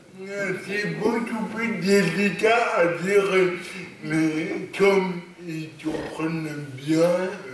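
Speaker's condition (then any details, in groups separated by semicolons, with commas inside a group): Cerebral palsy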